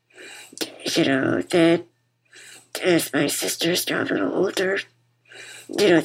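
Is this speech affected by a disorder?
Yes: muscular dystrophy; form of muscular dystrophy diagnosed as toddler, wheelchair user, relies on others for most daily activities; wears bipap machine to help breathe during conversation; bipap machine audible throughout conversation.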